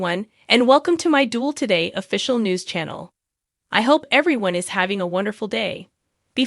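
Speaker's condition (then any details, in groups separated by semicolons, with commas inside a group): No condition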